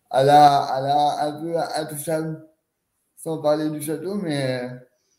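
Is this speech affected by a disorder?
Yes: cerebral palsy; quadriplegic, since birth, cause extreme prematurity, wheelchair user; age 30, spasticity, startles at noise, cramps block leg movement, physiotherapy, posture work, hydration, sophrology, hypnosis.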